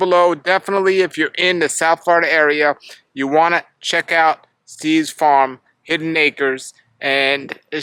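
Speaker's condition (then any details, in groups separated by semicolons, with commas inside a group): No condition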